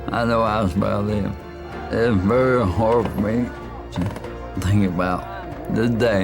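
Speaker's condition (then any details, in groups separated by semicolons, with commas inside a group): ALS; weakened muscles; speech affected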